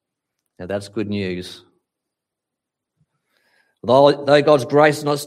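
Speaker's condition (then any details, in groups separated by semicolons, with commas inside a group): No condition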